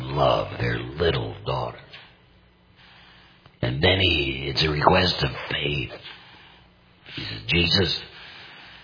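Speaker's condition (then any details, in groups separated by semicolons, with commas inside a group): Total laryngectomy, complete laryngectomy, voice prosthesis; understandable with careful listening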